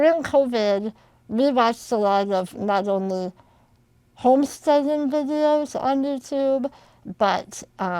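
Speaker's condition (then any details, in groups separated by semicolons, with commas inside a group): Spinal muscular atrophy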